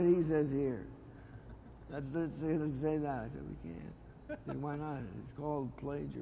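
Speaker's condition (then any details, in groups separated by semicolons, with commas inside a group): Parkinson's disease; diagnosed 20 years ago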